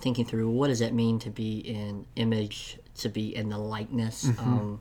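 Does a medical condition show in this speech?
Yes: cleft lip and palate; congenital.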